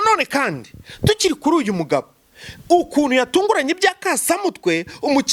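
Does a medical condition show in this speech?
No.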